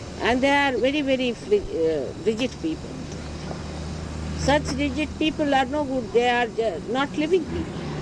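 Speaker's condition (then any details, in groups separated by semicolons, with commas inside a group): No condition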